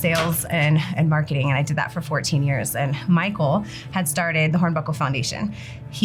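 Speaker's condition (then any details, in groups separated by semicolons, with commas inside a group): No condition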